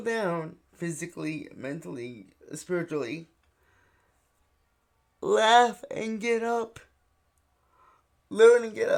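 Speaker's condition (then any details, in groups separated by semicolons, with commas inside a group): Cerebral palsy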